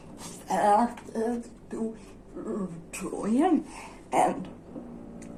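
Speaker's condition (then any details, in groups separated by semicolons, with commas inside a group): Dystonia; generalized dystonia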